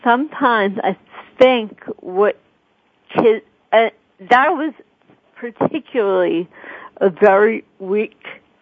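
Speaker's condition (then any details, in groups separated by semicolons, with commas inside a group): Cerebral palsy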